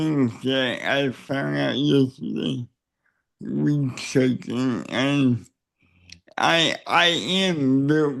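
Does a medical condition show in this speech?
Yes: cerebral palsy; neck surgery went badly.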